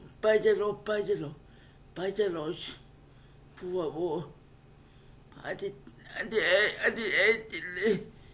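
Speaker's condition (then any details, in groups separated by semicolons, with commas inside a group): Cerebral palsy; from birth, wheelchair user; speech affected by cerebral palsy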